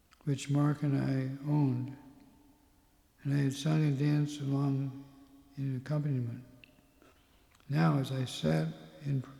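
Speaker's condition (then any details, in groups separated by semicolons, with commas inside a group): Parkinson's; tremor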